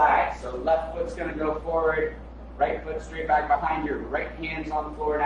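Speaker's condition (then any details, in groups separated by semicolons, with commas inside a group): No condition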